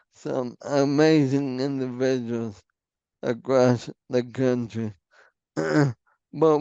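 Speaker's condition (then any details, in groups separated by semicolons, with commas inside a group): ALS; onset left hand weakness, then right hand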